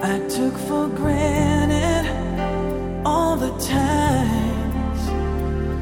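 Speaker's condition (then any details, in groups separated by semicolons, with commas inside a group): No condition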